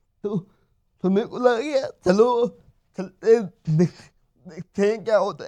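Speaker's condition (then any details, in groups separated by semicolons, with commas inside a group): Cerebral palsy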